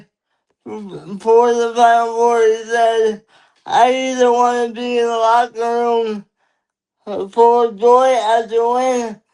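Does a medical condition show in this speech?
Yes: cerebral palsy; lifelong; limited energy.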